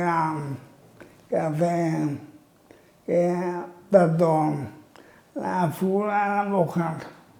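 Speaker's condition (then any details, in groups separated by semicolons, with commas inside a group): Amyotrophic lateral sclerosis (ela)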